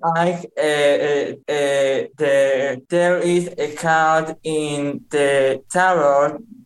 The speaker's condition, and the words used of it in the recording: Stuttering. I don't know if you listened to my previous interview, but I stutter in every sentence that I speak, and this is so much